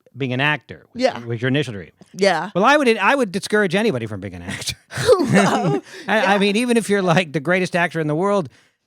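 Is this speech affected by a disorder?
No.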